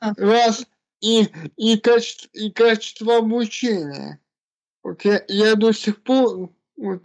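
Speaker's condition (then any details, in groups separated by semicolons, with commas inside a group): Cerebral palsy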